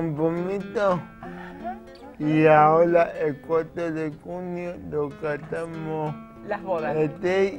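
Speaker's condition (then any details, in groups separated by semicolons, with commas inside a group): Cerebral palsy; cerebral palsy from birth, delivery injury; age 31, past rehabilitation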